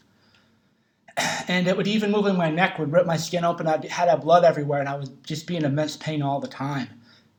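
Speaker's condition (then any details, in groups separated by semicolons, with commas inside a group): No condition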